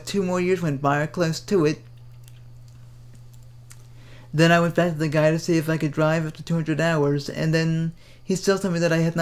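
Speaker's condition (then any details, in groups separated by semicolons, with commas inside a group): Cerebral palsy; Ilizarov operation; speaks fast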